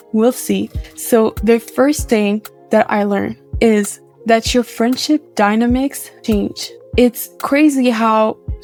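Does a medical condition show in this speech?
No.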